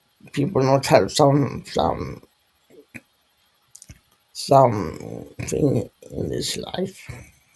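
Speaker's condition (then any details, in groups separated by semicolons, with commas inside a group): Dystonia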